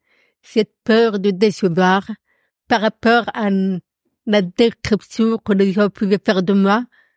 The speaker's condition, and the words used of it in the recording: Deafness. Alors que j'ai une surdité profonde, tout le monde entend bien qu'avec ma surdité, il y a un accent.